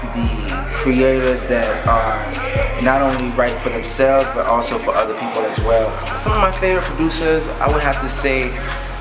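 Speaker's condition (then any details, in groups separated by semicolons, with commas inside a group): No condition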